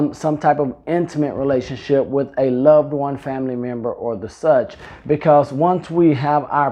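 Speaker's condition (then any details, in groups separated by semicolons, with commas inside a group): No condition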